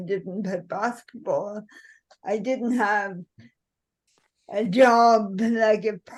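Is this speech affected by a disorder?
Yes: cerebral palsy.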